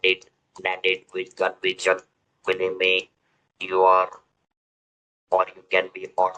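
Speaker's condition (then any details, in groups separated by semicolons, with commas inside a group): Throat cancer, electrolarynx user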